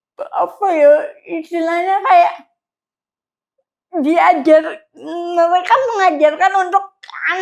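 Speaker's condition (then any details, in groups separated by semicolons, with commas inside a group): Cerebral palsy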